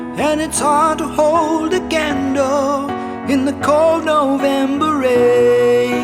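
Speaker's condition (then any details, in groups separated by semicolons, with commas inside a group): No condition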